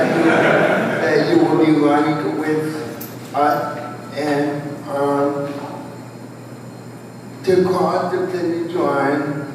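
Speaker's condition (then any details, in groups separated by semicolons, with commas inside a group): Cerebral palsy, spastic quadriplegia; wheelchair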